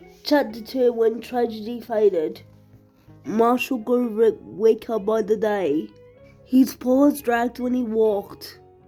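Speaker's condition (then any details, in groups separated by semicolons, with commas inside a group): Cerebral palsy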